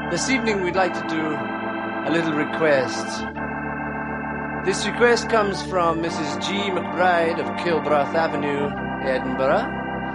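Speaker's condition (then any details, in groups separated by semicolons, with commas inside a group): No condition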